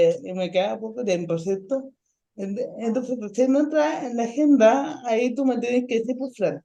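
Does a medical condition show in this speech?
Yes: ataxic cerebral palsy.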